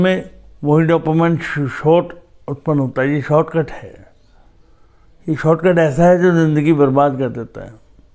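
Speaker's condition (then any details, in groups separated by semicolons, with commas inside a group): Cerebral palsy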